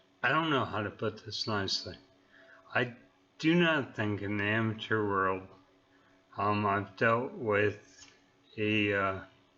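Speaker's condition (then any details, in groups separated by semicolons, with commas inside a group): Neurological disease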